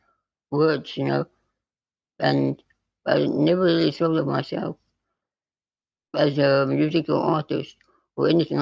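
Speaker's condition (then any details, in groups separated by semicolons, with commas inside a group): Spinal muscular atrophy type 2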